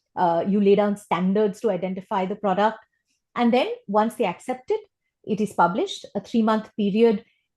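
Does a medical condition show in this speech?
No.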